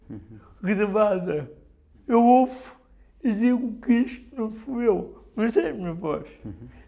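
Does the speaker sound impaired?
Yes: cerebral palsy; listeners wrongly assume intellectual deficit.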